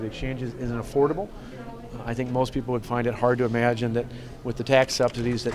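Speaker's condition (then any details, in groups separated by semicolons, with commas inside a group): No condition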